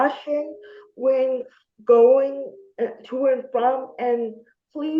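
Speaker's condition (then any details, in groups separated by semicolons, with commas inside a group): Spastic diplegia cerebral palsy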